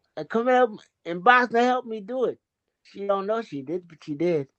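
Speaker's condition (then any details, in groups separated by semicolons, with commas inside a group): Cerebral palsy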